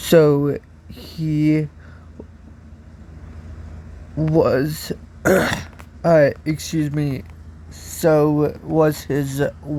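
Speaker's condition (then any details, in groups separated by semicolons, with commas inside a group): Cerebral palsy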